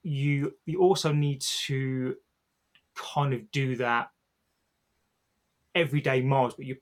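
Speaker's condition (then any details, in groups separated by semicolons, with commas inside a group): Stammer; long hidden even from wife and kids, became quite unwell with it last year; speaking on podcast with stammer, says speaking here has taken a lot; has always fought to be able to speak; repeated words, blocks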